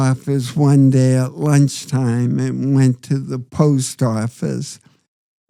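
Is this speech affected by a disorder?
Yes: Parkinson's disease.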